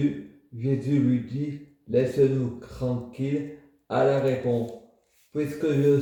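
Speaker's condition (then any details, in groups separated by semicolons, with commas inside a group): Multiple sclerosis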